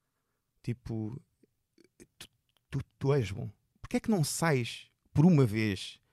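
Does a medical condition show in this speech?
Yes: stuttering; Stuttering 38 years, long concealed, therapist taught smoothing, first performance World Stuttering Day Porto; mild but variable, more noticeable in this recording setting, increases during conversation; stutters very little on stage, voice use makes stutter disappear, worse in interviews than one-to-one; here repeated sounds, repeated words.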